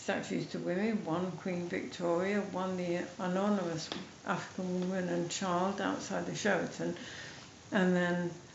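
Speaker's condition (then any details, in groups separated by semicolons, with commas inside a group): MND, mild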